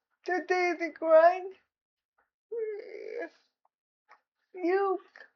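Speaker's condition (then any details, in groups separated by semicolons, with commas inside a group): Cerebral palsy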